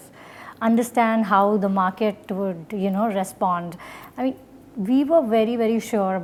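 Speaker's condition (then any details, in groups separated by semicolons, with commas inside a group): No condition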